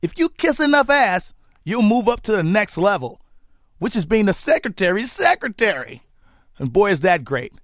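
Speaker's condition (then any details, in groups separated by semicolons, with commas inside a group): No condition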